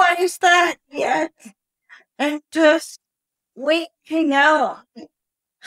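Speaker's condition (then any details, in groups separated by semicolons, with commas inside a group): Cerebral palsy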